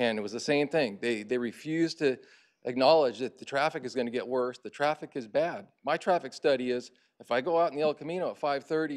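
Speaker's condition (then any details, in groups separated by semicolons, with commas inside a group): No condition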